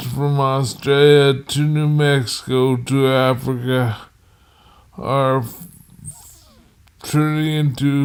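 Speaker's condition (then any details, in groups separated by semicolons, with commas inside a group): Multiple sclerosis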